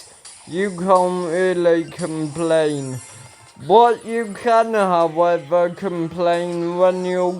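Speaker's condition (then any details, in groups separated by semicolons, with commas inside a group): Ataxia; speech recently worse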